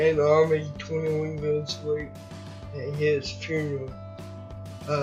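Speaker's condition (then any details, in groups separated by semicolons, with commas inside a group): Cerebral palsy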